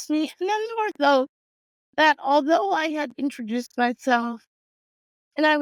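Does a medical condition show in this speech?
Yes: cerebral palsy.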